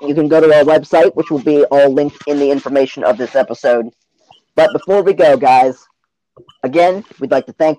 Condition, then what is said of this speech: No condition.